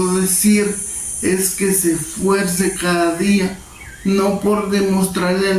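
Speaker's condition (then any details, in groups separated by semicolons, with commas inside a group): Cerebral palsy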